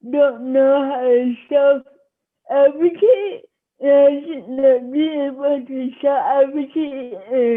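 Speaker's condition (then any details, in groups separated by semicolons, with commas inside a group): Cerebral palsy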